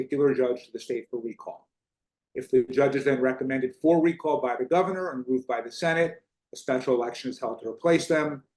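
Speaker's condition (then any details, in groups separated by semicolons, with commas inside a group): No condition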